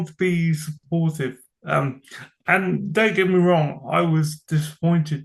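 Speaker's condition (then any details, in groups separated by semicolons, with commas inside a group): Cerebral palsy; from birth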